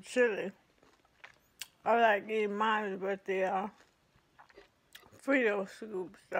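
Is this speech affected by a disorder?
Yes: ALS.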